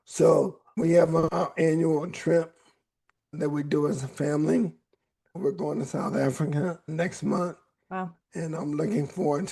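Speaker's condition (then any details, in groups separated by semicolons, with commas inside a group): ALS; onset in hands with cramping; voice raspy at times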